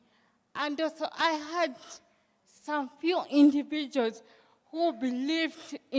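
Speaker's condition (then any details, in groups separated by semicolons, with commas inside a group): Cerebral palsy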